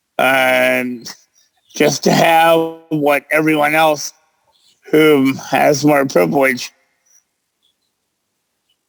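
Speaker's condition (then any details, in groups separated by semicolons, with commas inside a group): Cerebral palsy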